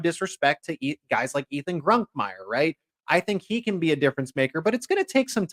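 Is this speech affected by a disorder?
No.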